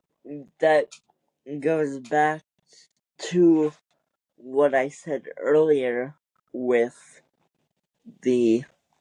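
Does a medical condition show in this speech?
Yes: cerebral palsy; wheelchair user.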